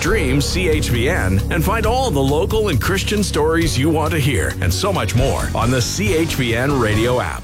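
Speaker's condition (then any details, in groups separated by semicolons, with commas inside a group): No condition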